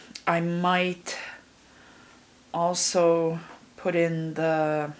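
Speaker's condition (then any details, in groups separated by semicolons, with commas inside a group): No condition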